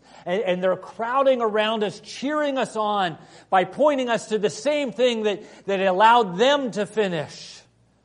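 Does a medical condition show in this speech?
No.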